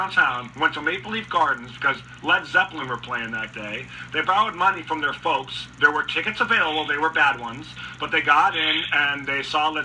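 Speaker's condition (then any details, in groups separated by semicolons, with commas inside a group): No condition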